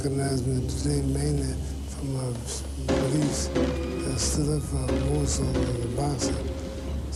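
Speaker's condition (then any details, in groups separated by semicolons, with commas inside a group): Parkinson's syndrome; mild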